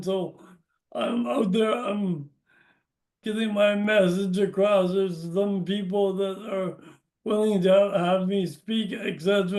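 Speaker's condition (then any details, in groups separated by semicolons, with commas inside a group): Brain injury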